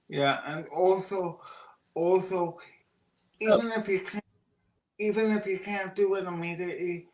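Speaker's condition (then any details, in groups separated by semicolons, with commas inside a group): Cerebral palsy; birth oxygen deprivation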